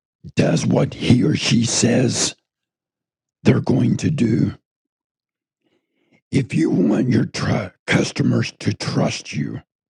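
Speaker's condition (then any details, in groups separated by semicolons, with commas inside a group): Throat cancer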